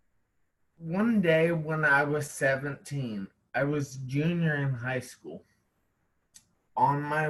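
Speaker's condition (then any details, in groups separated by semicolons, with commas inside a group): Traumatic brain injury; car accident; had speech therapy after injury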